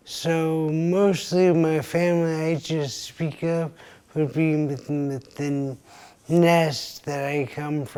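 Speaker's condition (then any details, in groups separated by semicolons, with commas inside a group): Traumatic brain injury; caused by pedestrian vehicle accident; years after injury at age 23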